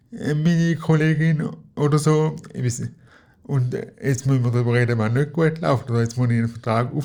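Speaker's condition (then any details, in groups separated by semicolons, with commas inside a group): Cerebral palsy; wheelchair user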